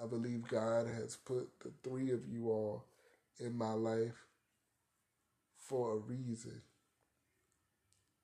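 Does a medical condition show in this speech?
Yes: cerebral palsy; arthritis.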